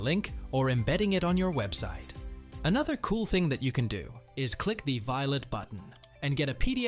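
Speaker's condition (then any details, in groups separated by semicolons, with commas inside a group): No condition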